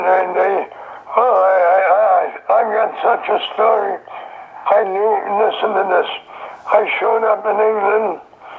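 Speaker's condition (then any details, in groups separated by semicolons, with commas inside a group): Throat cancer; voice described as practically gone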